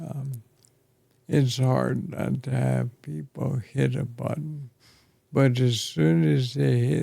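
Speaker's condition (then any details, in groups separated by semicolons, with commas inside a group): ALS; affects chest and throat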